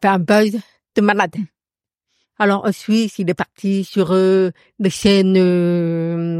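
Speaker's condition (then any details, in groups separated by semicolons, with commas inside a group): Profound deafness; noticeable to everyone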